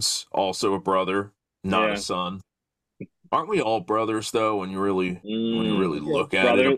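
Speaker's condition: No condition

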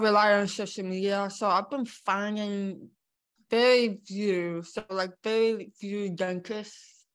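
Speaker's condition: Born deaf; congenital deafness

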